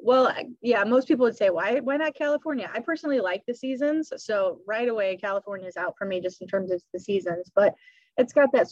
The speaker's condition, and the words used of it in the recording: No condition.